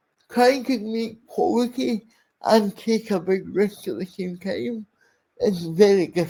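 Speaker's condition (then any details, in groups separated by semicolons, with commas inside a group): Cerebral palsy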